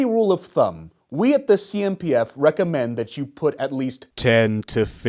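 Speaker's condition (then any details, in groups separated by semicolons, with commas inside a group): No condition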